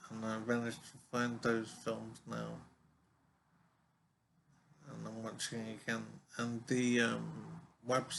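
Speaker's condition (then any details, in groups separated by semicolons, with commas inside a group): Brain injury; severe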